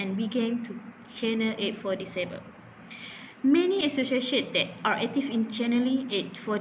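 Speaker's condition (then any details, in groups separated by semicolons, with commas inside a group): No condition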